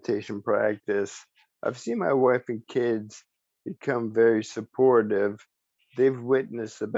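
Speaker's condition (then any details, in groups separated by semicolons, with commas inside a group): ALS; speech still preserved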